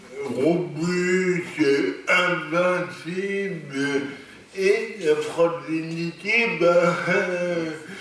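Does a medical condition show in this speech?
Yes: cerebral palsy; lifelong, non-progressive.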